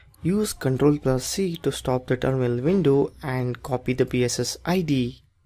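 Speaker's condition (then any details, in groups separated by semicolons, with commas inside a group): No condition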